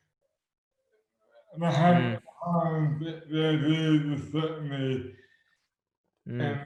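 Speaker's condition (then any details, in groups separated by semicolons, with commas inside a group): Dystonia; affects hands and speech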